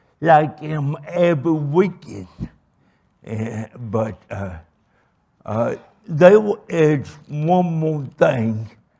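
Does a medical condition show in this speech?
Yes: cerebral palsy.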